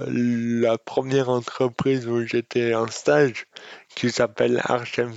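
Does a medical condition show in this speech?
Yes: dystonia; eloquence disorder caused by dystonia, alongside muscular disorder.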